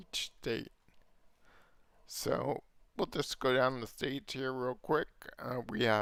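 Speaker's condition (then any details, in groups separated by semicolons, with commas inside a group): Multiple sclerosis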